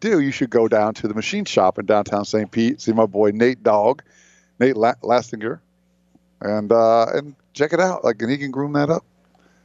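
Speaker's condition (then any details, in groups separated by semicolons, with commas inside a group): No condition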